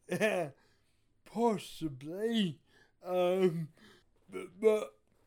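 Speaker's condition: Cerebral palsy; problems with arms

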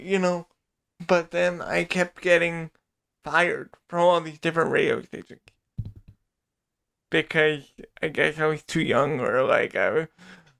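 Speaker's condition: Cerebral palsy, spastic quadriplegia

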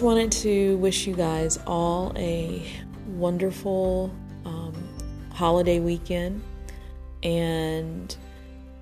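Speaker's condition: No condition

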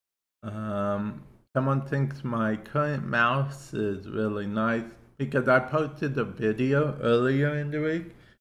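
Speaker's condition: Cerebral palsy; affects speech to an extent

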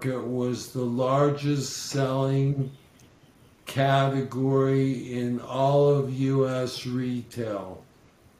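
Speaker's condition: ALS; ongoing, currently battling disease; slurred speech, losing voice, still heard loud and clear

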